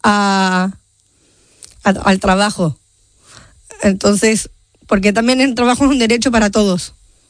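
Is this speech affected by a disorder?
Yes: Down syndrome; genetic condition, from birth; age 30.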